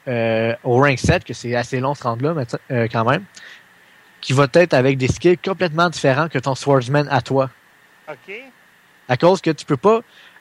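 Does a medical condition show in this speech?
No.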